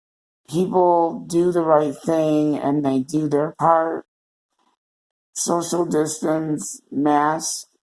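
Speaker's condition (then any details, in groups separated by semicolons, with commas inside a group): Cerebral palsy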